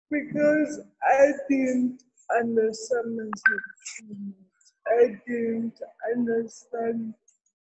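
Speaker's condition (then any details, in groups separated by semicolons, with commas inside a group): Cerebral palsy; incubator for weeks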